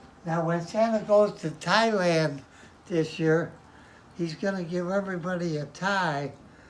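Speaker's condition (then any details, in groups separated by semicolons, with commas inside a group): Parkinson's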